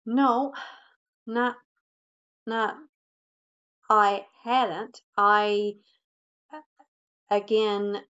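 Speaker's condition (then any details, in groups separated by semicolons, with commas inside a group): Stuttering; stuttering since childhood, childhood speech therapy, no cure; currently in speech therapy, neck relaxation and breathing techniques, fluency skills; still stutters, notably on own name or number, therapy increased fluency; repeated words, blocks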